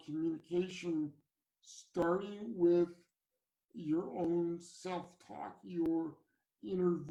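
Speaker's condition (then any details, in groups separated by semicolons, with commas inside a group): Cerebral palsy; from birth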